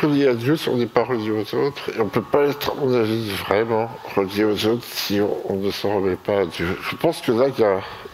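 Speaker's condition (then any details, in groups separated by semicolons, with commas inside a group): Myopathy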